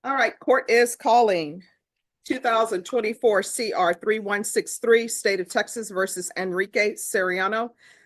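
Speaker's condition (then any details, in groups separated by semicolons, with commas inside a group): No condition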